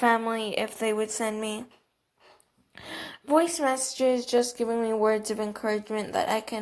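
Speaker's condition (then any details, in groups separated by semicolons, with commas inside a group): Cerebral palsy, athetoid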